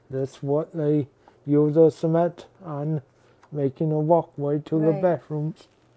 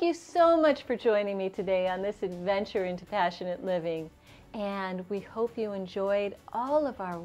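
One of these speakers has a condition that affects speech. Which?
The first: traumatic brain injury; hit by car as child, resuscitated; now able to walk.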